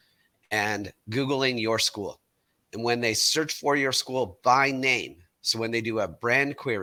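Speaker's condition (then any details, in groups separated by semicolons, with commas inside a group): No condition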